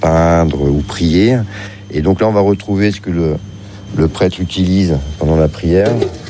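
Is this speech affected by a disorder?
No.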